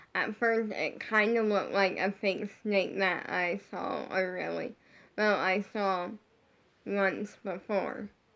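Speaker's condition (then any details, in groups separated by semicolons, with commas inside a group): Brain injury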